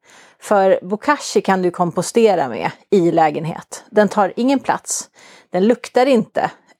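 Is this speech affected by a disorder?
No.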